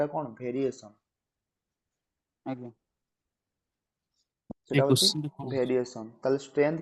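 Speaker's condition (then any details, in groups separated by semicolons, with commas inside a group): No condition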